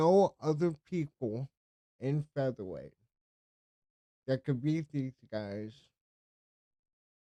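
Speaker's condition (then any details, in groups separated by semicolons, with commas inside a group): Cerebral palsy; speech affected by cerebral palsy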